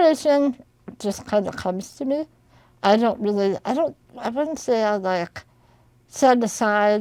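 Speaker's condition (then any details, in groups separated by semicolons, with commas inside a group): Spinal muscular atrophy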